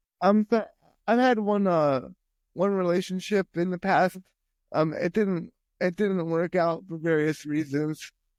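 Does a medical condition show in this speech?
Yes: spastic quadriplegic cerebral palsy.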